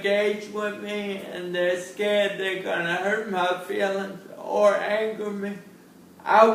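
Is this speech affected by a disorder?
Yes: cerebral palsy; since birth.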